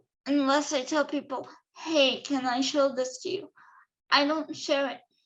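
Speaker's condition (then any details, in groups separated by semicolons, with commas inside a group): Cerebral palsy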